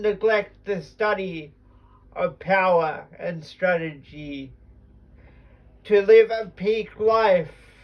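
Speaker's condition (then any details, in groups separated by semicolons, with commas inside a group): Cerebral palsy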